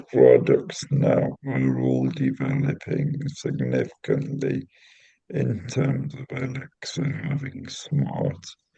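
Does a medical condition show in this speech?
Yes: cerebral palsy; intrathecal baclofen pump.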